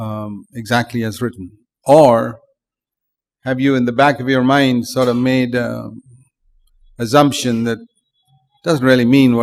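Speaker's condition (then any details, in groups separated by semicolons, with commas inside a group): No condition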